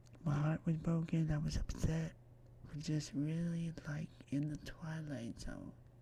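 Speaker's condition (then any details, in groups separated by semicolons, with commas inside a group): Myasthenia gravis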